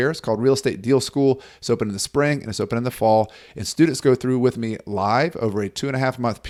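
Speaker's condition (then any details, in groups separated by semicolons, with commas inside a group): No condition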